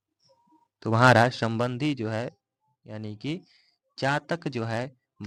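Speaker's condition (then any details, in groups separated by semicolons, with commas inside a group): No condition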